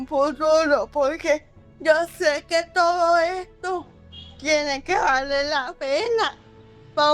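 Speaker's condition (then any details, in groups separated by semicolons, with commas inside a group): Cerebral palsy; from birth, birth complications, legs and arms affected; age 26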